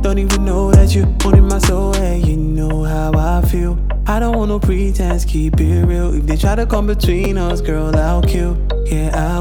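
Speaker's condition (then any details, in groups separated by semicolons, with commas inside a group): No condition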